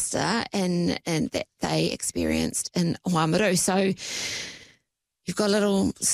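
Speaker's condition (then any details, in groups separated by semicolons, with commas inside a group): Voice disorder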